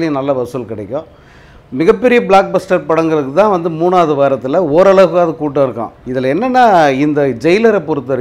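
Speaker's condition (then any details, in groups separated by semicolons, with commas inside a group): No condition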